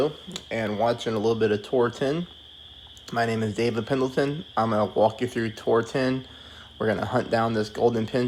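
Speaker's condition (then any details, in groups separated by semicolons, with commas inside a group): No condition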